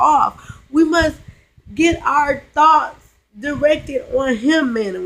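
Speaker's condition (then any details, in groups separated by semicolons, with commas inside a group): Cerebral palsy, spastic; now talking and breathing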